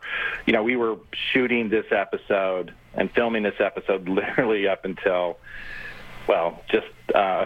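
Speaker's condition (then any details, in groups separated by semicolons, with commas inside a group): No condition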